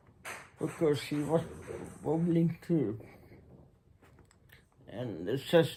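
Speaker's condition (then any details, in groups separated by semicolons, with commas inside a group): Muscular Parkinson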